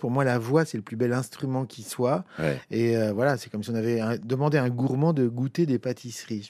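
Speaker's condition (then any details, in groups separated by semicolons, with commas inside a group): No condition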